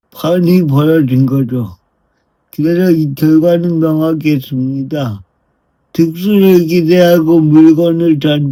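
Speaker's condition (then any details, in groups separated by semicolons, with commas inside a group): Brain lesion disability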